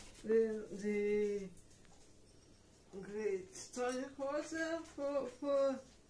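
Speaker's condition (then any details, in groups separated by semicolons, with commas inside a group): Cerebral palsy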